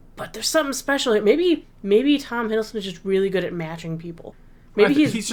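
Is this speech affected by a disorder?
No.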